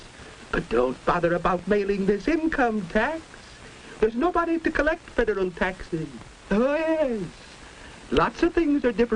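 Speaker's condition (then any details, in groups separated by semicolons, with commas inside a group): No condition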